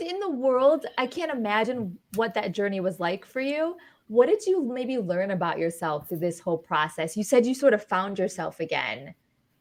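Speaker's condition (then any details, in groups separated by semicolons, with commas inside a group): No condition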